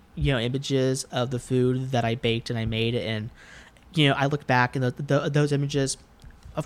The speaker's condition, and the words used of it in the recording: Stuttering. And it's harder to be fluent when you have to, when it's being fluent plus anxiety, plus, you know, these nerves, right?